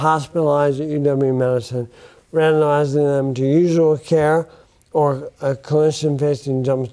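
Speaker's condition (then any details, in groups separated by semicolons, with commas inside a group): Bulbar onset ALS; affects speech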